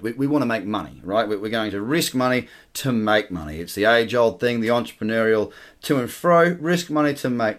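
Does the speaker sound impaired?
No.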